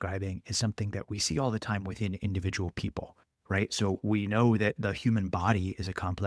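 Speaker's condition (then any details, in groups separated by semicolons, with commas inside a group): No condition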